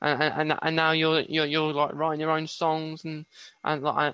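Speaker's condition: Stutter; mild, intermittent; sometimes cannot get words out, stutters a little, may seem nervous, words eventually come, substitutes similar words; repeated words, prolonged sounds

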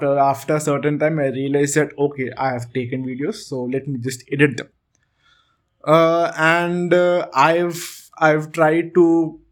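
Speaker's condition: Stuttering; stutter since around age 8 or 9, ongoing; still working on improving vocal communication, not yet a good speaker; speaks too fast when talking a lot, sometimes not understood, blocks on words, repeats same syllable; repeated words, prolonged sounds

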